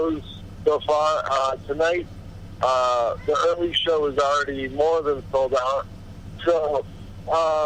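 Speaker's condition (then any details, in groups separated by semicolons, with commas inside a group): Cerebral palsy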